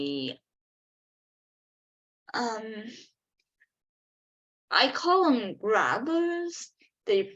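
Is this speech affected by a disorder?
Yes: cerebral palsy; affects all four limbs.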